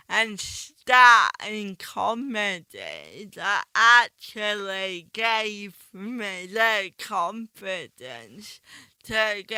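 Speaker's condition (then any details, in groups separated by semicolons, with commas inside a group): Ataxic cerebral palsy; slow speech rate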